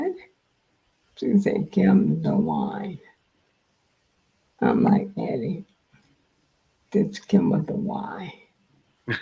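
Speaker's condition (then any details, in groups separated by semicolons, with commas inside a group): Multiple sclerosis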